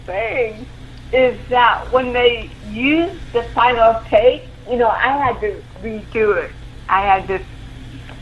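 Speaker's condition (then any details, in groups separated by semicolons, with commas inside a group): Cerebral palsy; involuntary movements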